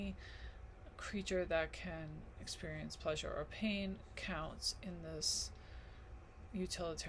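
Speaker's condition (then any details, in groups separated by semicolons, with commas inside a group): No condition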